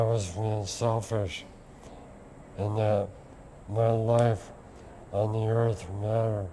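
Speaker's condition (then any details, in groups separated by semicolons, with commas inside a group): Lou Gehrig's disease; onset index finger, spread to left hand, arm, neck, feeding tube, tracheostomy; 13 years since diagnosis, neck brace, ventilator via tracheostomy, no hand use; swallowing and speaking affected last, voice affected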